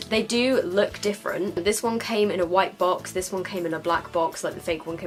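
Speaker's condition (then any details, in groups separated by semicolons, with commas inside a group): No condition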